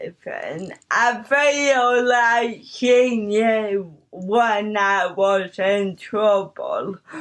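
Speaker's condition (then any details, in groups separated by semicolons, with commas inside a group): Cerebral palsy; talks a bit slower than others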